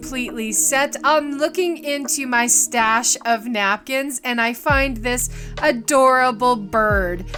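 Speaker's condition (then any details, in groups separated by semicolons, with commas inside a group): No condition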